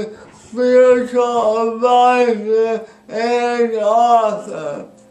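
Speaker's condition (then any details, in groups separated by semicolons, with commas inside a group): Speech impairment after birth surgery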